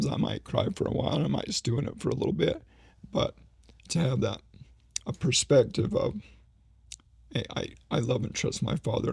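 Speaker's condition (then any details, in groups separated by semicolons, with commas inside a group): ALS; slowly progressing form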